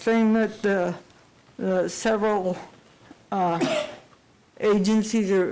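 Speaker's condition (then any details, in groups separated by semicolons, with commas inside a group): Cerebral palsy; unable to type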